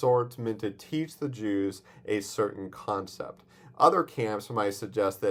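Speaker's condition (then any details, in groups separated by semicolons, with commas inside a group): No condition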